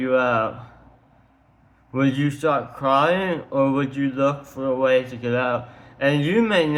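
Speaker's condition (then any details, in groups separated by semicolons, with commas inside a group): Tongue cancer surgery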